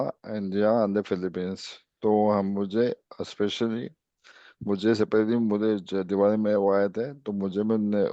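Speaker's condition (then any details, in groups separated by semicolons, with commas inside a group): ALS; about six years with condition; speech improved a little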